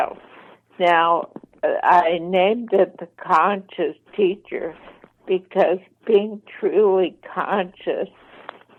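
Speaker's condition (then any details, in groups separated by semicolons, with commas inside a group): ALS, mild; voice slightly impaired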